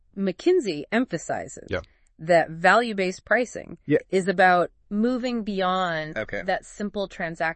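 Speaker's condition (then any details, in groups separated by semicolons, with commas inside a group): No condition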